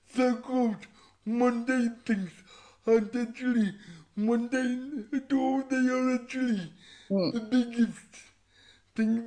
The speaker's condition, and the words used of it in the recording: Cerebral palsy. Because you don't normally see, like, you don't normally hear a voice like mine on a